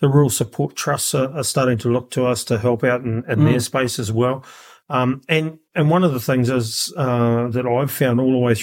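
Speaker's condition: No condition

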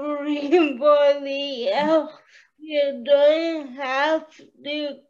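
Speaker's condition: Cerebral palsy

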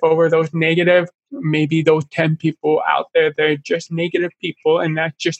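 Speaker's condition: Deafness; born deaf both ears, implant at 13, speech therapy ages 2-3 to 10-11, redone after implant; speech okay, still has accent; struggles with speaking, no full sentences until age five, sign language learned later

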